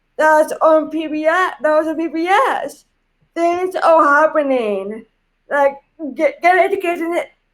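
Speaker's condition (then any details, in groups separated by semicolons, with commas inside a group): Cerebral palsy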